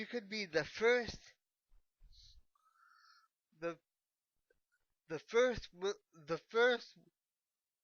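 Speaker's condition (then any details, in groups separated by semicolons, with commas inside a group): Cerebral palsy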